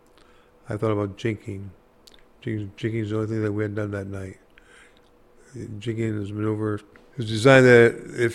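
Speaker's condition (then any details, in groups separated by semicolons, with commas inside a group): Parkinson's; hard time walking and talking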